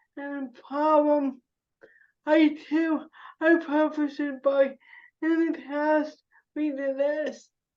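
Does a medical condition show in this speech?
Yes: cerebral palsy; spasticity.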